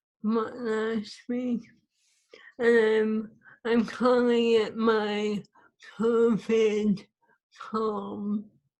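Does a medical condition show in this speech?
Yes: ALS; swallowing lost.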